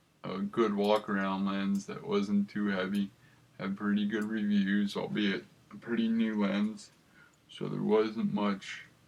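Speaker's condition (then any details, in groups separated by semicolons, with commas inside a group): Cerebral palsy; affects gait and walking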